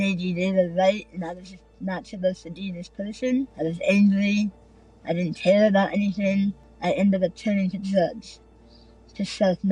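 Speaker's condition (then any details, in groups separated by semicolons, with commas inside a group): Tongue removal for cancer; no speech right after surgery, former tracheal breathing tube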